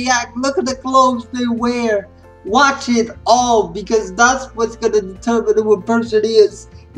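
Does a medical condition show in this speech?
Yes: spastic cerebral palsy; spastic quadriplegic.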